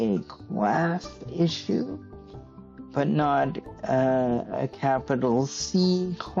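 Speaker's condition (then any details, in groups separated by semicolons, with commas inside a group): Cerebral palsy; stiff muscles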